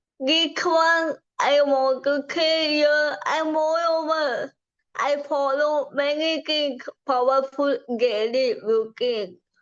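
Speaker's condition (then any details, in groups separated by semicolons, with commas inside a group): Cerebral palsy; from birth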